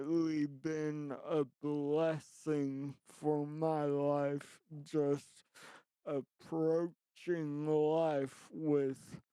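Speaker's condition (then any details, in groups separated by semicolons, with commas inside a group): Traumatic brain injury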